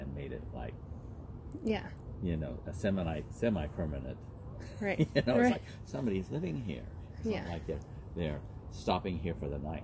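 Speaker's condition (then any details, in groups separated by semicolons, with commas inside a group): No condition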